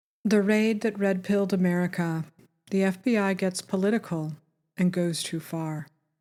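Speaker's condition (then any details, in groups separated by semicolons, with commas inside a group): No condition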